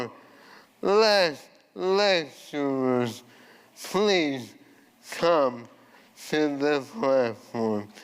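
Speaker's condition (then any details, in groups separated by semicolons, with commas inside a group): ALS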